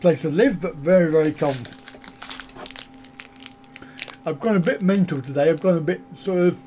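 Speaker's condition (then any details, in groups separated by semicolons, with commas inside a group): Cerebral palsy; back surgery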